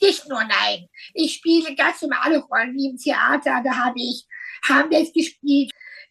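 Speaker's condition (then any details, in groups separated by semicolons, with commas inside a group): Down syndrome; trisomy 21, present since birth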